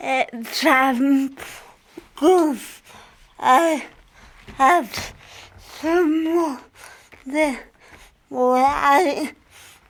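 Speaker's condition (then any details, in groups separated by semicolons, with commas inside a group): Cerebral palsy; from birth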